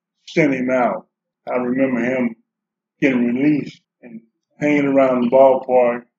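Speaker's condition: Parkinson's disease; good days and bad days

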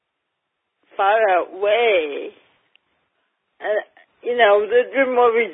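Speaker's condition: Cerebral palsy, mild; lack of oxygen at birth, not breathing 45 minutes, emergency c-section, diagnosed around age 2, affects gait; mildly affects speech

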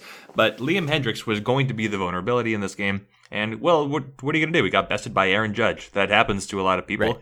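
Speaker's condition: No condition

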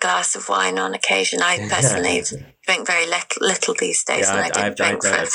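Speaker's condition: No condition

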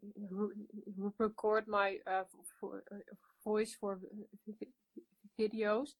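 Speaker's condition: Stuttering; never had speech therapy; social anxiety therapy started this year, no speech techniques used, stuttering increased since isolation; not naturally fluent, stutters most when feeling not allowed to, fluent when wanting to show it; blocks

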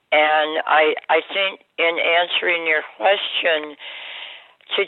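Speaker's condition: Oral cancer surgery, jaw removal

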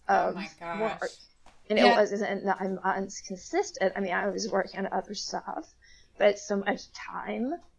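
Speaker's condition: Spasmodic dysphonia; onset as teenager in drama club

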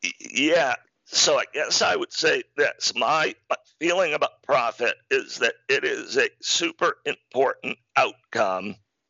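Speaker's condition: Spasmodic dysphonia; partial loss of voice

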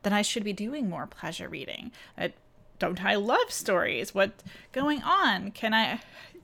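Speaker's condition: No condition

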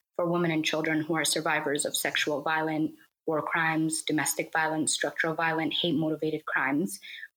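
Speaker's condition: No condition

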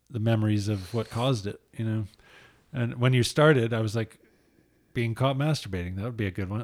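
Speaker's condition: No condition

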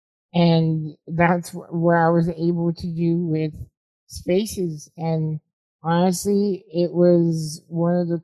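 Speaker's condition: Spinal muscular atrophy type 2

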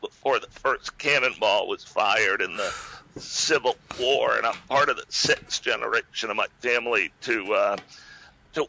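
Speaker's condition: Spasmodic dysphonia; rare acquired neurological voice disorder; about 10 years since onset; voice weakened, voice lost at onset, onset described as very painful

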